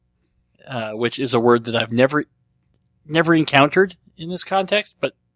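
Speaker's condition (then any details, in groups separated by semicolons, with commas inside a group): Cleft lip and palate; treated as a baby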